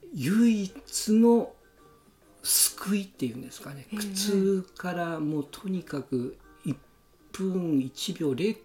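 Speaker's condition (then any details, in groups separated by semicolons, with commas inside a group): Stuttering; long-standing, man in his fifties, coped by changing methods rather than trying to remove stutter; prolonged sounds, blocks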